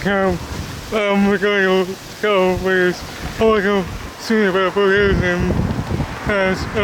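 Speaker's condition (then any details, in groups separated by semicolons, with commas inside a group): Cerebral palsy; body affected; speech disability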